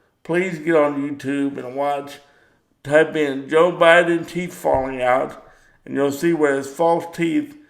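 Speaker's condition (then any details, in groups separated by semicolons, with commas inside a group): Cerebral palsy; power wheelchair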